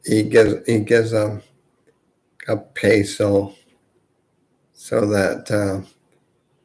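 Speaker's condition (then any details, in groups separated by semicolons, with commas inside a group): Multiple sclerosis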